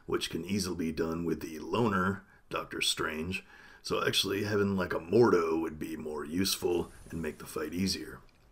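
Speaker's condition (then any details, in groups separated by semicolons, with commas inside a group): No condition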